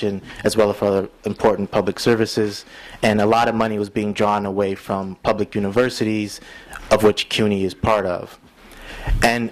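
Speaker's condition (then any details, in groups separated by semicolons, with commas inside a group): No condition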